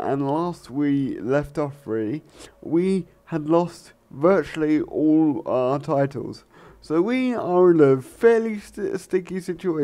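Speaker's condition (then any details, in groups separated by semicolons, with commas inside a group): Cerebral palsy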